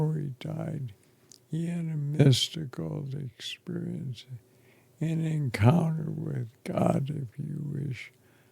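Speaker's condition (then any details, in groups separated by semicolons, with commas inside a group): ALS; affects chest and throat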